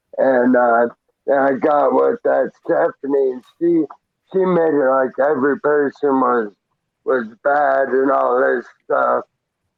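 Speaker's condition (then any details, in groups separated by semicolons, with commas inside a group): Traumatic brain injury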